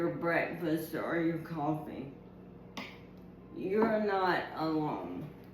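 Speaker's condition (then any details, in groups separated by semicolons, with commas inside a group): ALS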